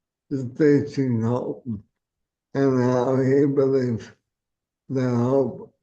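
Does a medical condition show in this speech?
Yes: ALS.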